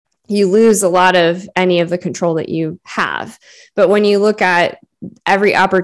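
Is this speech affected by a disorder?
No.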